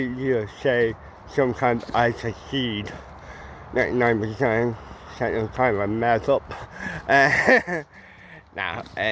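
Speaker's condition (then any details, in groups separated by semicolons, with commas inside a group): Cerebral palsy, ataxic, mild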